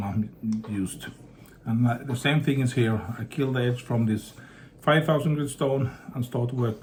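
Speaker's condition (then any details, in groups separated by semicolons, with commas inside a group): No condition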